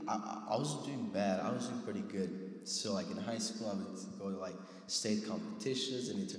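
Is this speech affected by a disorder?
No.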